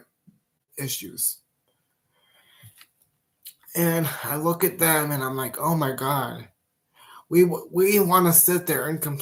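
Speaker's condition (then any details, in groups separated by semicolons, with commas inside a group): Cerebral palsy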